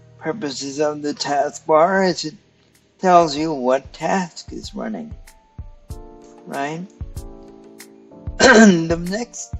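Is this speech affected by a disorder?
Yes: cerebral palsy; stiff muscles.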